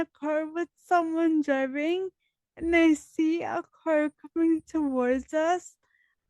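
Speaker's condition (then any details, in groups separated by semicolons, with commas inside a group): Dystonia; speech impediment, noticed by others at 25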